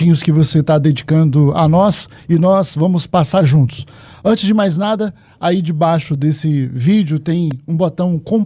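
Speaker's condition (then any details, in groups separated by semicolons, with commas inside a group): No condition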